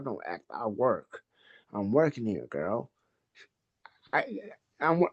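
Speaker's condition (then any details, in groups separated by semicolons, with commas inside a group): Cerebral palsy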